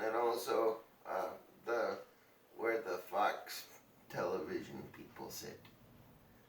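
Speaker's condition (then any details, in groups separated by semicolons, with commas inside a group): Cerebral palsy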